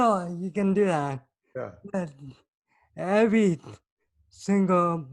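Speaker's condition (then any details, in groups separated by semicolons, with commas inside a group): Cerebral palsy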